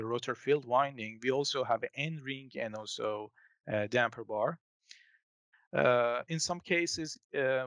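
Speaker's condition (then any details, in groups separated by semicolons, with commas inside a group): No condition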